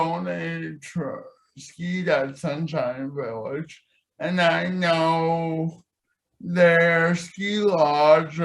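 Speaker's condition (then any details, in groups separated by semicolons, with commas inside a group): Cerebral palsy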